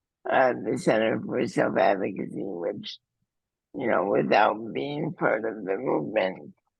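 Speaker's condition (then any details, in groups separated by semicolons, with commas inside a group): Cerebral palsy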